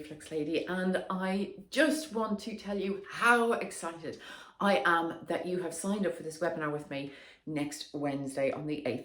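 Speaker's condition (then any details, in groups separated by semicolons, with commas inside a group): No condition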